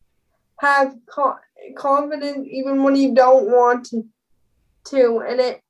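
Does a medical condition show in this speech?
Yes: spastic cerebral palsy; spastic cerebral palsy with rare dystonia, all four limbs, more severe than Mihai's; dystonia increases spasms in back and legs, mostly manual wheelchair, powered when unable to push.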